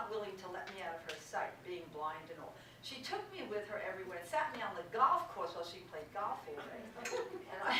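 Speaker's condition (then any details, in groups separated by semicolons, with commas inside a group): No condition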